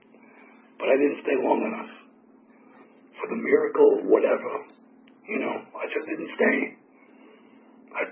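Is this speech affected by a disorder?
Yes: tracheotomy; tracheotomy still in place.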